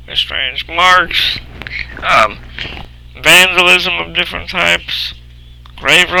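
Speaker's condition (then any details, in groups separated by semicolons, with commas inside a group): Cerebral palsy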